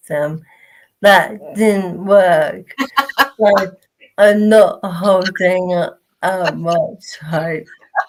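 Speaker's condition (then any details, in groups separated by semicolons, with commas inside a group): Motor neurone disease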